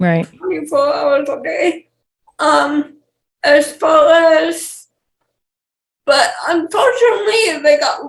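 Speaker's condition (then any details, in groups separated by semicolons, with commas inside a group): Cerebral palsy; wheelchair user; speech issues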